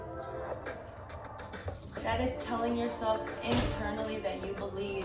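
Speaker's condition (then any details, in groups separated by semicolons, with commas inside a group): No condition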